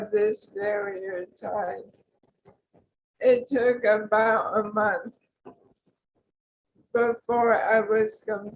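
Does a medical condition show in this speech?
Yes: ALS; tracheostomy; arms do not work.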